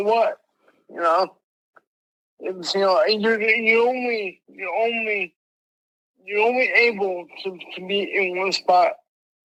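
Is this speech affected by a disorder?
Yes: mild cerebral palsy; speech impediment.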